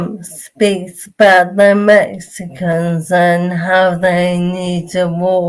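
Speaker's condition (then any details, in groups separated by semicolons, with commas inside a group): Motor neurone disease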